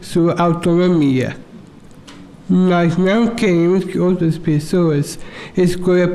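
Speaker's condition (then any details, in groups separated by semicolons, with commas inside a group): Down syndrome; adult aged 26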